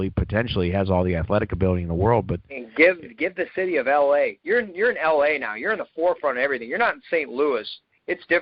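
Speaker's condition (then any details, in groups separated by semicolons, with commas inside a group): No condition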